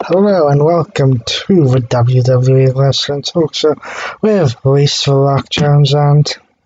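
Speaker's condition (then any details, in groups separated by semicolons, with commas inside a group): No condition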